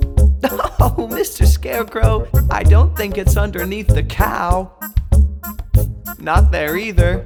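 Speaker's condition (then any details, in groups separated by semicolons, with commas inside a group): No condition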